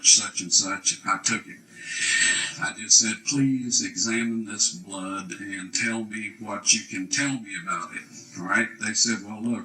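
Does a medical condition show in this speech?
No.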